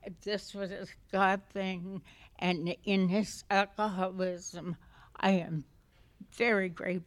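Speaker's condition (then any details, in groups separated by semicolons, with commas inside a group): Essential tremor; voice affected, may be hard to understand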